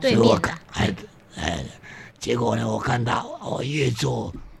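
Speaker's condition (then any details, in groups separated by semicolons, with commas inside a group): Vocal cord damage; symptoms greatly improved after Tzu Chi University senior fitness classes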